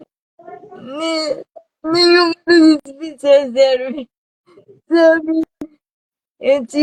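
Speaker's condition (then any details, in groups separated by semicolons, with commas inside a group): Cerebral palsy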